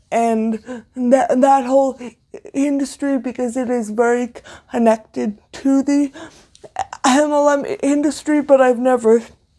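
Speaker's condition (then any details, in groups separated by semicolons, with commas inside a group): Cerebral palsy, severe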